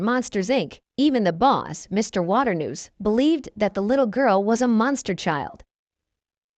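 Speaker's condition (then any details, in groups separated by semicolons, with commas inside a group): No condition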